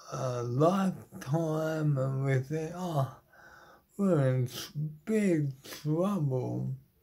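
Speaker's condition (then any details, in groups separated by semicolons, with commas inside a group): Motor neuron disease; terminal; body failing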